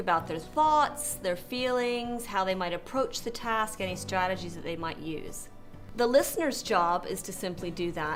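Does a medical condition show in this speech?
No.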